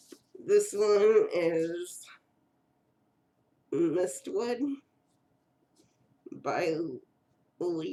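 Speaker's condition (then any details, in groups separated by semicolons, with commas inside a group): Cerebral palsy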